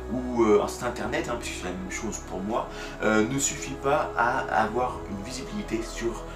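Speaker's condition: No condition

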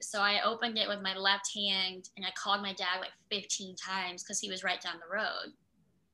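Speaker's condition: Cleft lip and palate

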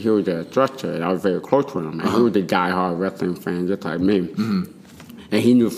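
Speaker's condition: Hard of hearing; hearing aid not worn, hears interviewer fine face to face

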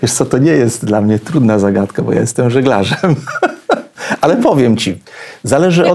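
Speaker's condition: No condition

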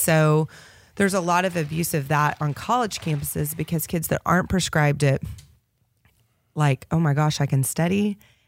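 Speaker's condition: No condition

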